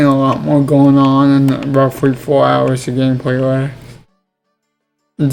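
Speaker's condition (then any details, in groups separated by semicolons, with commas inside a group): Cerebral palsy; affects legs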